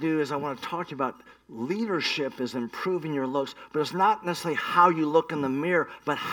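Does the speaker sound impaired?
Yes: cleft palate; revived by nurse.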